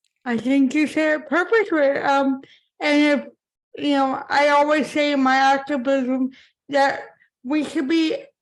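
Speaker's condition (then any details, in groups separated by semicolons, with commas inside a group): Cerebral palsy; impaired speech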